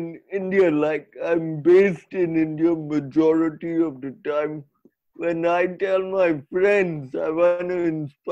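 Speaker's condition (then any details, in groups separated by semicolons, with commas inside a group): Cerebral palsy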